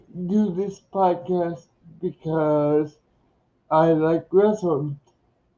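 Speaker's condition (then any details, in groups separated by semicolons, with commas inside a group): Cerebral palsy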